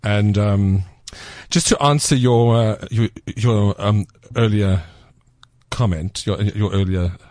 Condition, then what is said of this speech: Stuttering. Does it get worse when you are in a stressful situation?